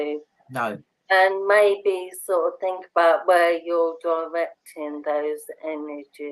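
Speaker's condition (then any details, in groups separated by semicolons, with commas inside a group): Motor neurone disease; bulbar onset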